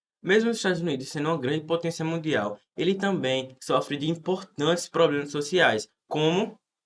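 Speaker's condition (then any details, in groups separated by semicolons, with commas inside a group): No condition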